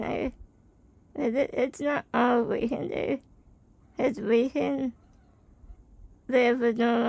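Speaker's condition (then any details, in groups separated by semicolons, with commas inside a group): Spinal muscular atrophy type 2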